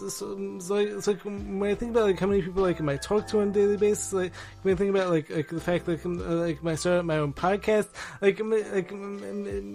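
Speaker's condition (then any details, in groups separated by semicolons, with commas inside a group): Speech disorder; acquired speech issues, started later in life; ongoing speech issues, still speaking on podcast; gets caught on words, sometimes cannot finish sentence, stops to take breath; repeated sounds, prolonged sounds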